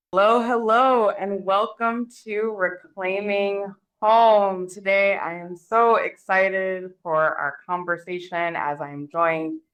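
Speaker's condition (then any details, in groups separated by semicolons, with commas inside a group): No condition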